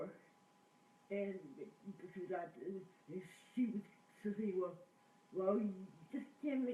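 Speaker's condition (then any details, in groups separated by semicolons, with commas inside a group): Cerebral palsy; diagnosed at 14 months, now 65; speech impediment sometimes noticeable, improved with speech therapy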